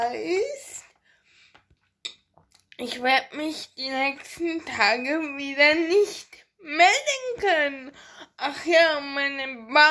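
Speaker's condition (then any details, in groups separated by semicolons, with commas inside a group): Ataxia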